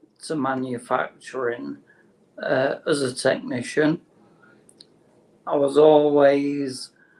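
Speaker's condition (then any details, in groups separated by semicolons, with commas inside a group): Motor neurone disease; terminal, no cure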